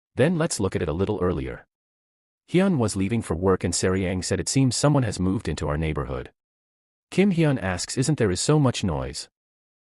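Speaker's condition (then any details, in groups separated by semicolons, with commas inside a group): No condition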